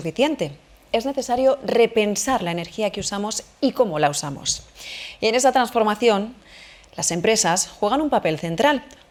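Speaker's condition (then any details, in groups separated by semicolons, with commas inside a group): No condition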